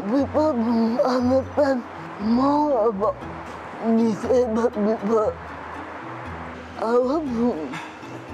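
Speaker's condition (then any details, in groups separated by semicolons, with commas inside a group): Cerebral palsy; cerebral palsy, from birth; difficulties with verbal communication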